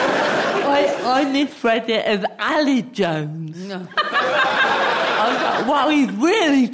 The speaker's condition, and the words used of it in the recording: Cerebral palsy. It is, which is great for someone with a speech impediment.